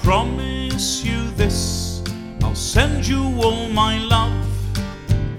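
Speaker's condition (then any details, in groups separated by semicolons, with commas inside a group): No condition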